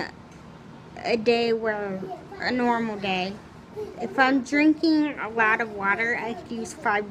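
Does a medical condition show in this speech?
Yes: cerebral palsy, spastic, severe.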